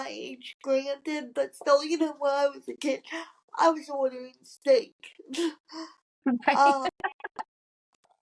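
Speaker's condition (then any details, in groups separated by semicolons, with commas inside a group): Cerebral palsy; from birth, wheelchair user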